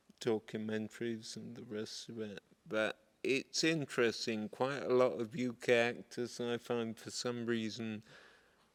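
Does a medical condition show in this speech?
Yes: multiple sclerosis; progressive form.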